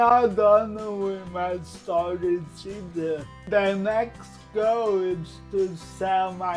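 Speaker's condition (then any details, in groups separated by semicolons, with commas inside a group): Cerebral palsy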